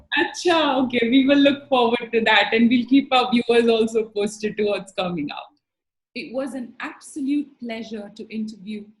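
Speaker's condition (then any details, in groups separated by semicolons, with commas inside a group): No condition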